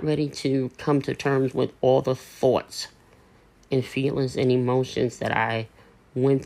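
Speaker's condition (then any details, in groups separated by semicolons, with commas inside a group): Cleft lip and palate; congenital cleft lip and palate, surgically repaired; cleft lip and palate partly affects how speech sounds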